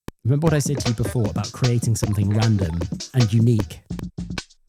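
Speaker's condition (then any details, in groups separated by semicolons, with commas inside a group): No condition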